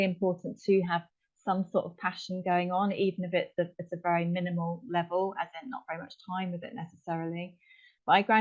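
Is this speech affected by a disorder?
No.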